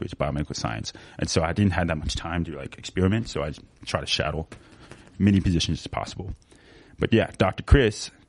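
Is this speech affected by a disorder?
Yes: severe to profound hearing loss; congenital sensorineural, severe to profound right, moderate to severe left, diagnosed at 2.5 years; cochlear implant right ear, implant plus hearing aid left, hearing aids from 2.5 for ten years; lost many language skills from late diagnosis.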